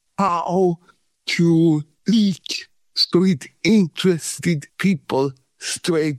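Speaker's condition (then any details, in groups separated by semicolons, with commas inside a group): Cerebral palsy; no breathing first 40 minutes at birth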